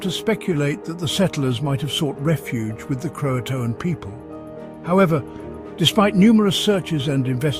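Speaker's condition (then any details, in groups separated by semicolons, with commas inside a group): No condition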